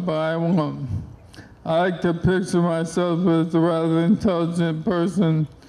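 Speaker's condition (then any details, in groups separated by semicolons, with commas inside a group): ALS; onset left hand and arm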